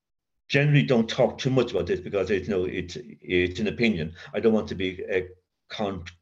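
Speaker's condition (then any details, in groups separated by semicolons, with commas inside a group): Covert stutter; severe childhood stutter with blocks, linked to adverse childhood experience, child guidance clinic, speechless while drinking; occasional blocks, stutters mostly in mind, thinks ahead around feared words, voice long felt fake; repeated sounds, repeated words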